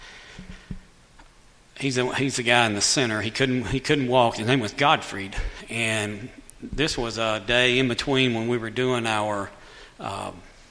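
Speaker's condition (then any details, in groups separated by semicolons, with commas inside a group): Cleft lip and palate; lip scar hidden by mustache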